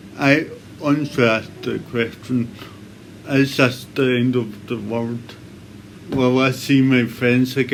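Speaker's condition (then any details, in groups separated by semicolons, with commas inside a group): Cerebral palsy; complex operation for condition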